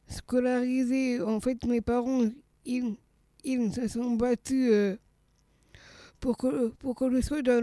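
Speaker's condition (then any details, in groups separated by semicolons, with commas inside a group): Down syndrome (trisomy 21); age 39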